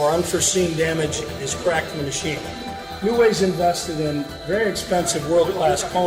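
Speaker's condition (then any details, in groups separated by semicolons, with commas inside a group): No condition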